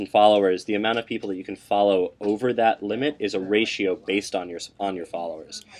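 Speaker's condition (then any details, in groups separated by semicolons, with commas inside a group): No condition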